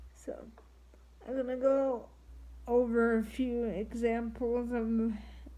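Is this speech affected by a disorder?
Yes: triplegic cerebral palsy.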